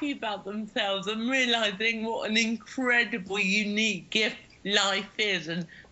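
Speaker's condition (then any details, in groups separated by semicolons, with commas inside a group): Cerebral palsy; cerebral palsy since childhood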